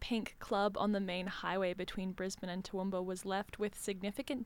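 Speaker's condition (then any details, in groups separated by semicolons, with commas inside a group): No condition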